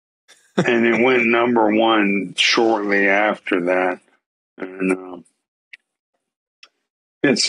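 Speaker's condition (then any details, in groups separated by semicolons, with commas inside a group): ALS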